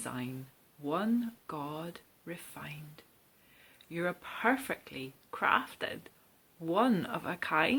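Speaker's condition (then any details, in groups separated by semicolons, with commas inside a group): No condition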